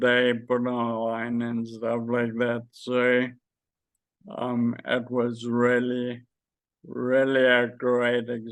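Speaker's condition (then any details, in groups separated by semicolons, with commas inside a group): Friedreich's ataxia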